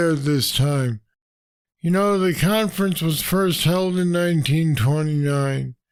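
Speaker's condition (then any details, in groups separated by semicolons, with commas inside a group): Parkinson's disease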